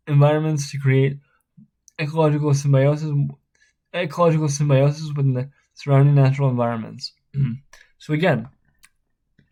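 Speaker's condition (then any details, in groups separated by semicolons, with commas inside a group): Spastic cerebral palsy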